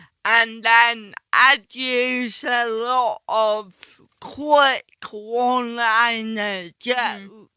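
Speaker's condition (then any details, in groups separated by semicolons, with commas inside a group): Ataxic cerebral palsy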